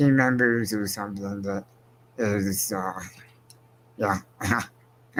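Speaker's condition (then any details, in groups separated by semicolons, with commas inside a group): Spinal muscular atrophy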